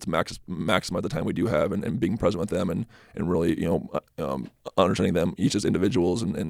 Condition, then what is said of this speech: Stuttering. I feel like I'm not very good off the cuff.